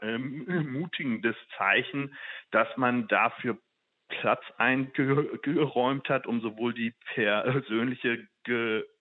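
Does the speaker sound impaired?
Yes: stuttering; stuttering since school age at least, no pain; uses personal tricks to manage stuttering; here repeated sounds.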